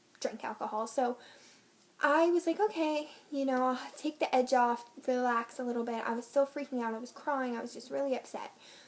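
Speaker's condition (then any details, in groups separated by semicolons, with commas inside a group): No condition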